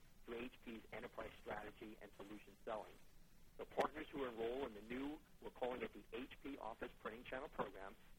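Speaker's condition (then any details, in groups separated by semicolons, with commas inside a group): No condition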